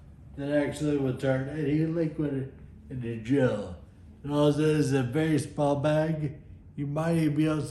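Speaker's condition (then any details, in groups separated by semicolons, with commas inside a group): Friedreich's ataxia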